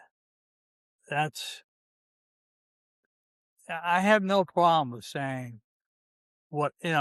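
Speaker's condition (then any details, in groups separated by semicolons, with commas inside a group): ALS, C9 mutation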